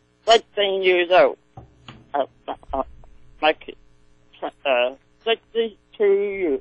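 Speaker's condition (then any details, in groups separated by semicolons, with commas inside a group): Stroke; stroke 13 years ago in West Virginia, severe at onset, given up to die, recognized no one for 3 days; later tests reportedly normal, still drives, sometimes feels bad; asks listeners to bear with speech because of stroke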